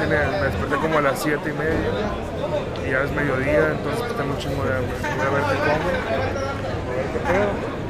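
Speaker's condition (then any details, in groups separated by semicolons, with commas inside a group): No condition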